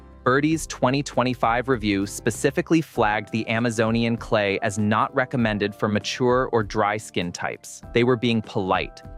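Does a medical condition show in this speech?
No.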